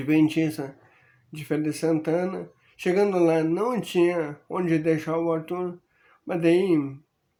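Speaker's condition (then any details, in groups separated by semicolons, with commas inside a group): Amyotrophic lateral sclerosis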